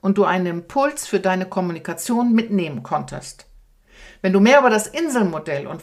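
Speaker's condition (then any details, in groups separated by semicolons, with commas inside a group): No condition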